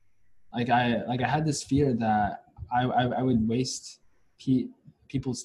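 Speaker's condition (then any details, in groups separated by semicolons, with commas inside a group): Stuttering; onset around age 5 or 6, biological father and maternal grandfather stutter, childhood speech therapy including easy onset; attends NSA and Stutter Social online support meetings; much worse when hiding it, hardly stutters when relaxed and open, harder at school, grandmother hears none; repeated sounds, prolonged sounds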